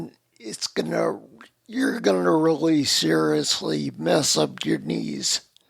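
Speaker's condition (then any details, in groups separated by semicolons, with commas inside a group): Spinocerebellar ataxia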